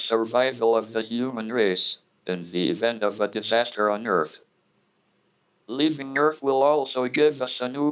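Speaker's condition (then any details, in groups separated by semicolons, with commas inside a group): Motor neuron disease (ALS), speech-generating device; body hardly works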